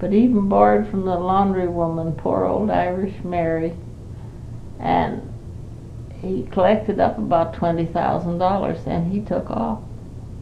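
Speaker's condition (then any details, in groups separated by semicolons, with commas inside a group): Parkinson's disease; Parkinson's for 5 years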